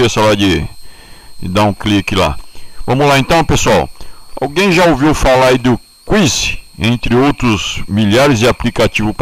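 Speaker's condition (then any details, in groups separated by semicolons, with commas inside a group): No condition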